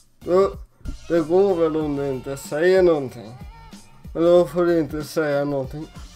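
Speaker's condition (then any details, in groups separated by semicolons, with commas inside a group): Cerebral palsy; birth oxygen loss, fine motor impairment, shaking; walks, wheelchair for long distances; atypical speech, sometimes mistaken for drunk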